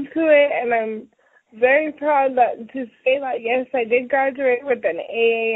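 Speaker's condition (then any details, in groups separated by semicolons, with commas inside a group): Cerebral palsy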